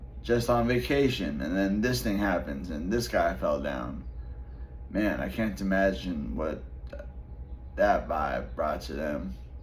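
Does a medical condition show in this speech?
Yes: traumatic brain injury; relearned talking.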